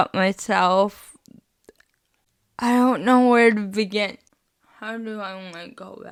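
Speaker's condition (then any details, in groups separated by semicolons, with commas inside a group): Spastic cerebral palsy, mixed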